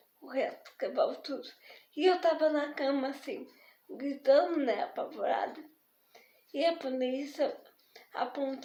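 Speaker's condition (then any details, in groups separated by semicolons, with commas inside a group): Spastic diplegic cerebral palsy; spastic diplegic, hospital infection after premature birth, feet surgery; physiotherapy and surgery since age 4; did not speak as young child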